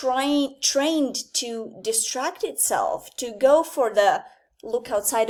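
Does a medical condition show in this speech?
No.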